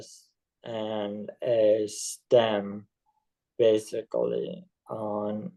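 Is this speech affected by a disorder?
Yes: ALS.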